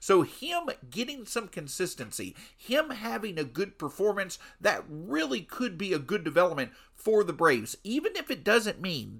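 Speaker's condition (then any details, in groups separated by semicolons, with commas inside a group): No condition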